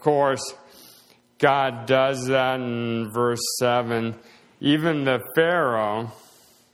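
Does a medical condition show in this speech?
Yes: slowed speech, swallowing problems; progressive condition, speech and swallowing affected.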